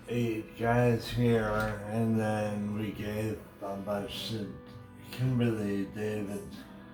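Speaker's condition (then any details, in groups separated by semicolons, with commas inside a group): Brain injury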